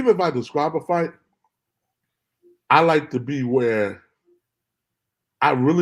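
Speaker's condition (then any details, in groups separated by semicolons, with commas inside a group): No condition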